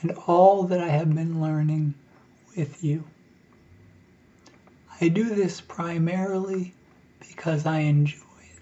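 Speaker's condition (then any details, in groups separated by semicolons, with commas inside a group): ALS; breathing increasingly difficult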